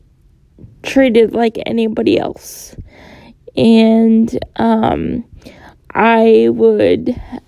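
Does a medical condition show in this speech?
Yes: cerebral palsy; born 29 weeks premature, stroke or bleed at birth, unable to walk, tight muscles, physical therapy age 4 to 18; uses wheelchair, does therapy at home alone since stopping at 18.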